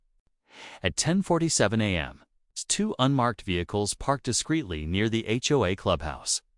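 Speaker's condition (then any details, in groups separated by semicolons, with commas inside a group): No condition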